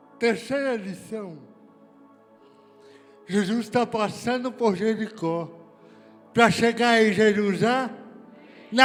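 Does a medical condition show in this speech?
Yes: cerebral palsy.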